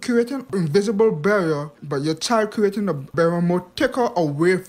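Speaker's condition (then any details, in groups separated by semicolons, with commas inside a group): Hearing impairment; past speech impediment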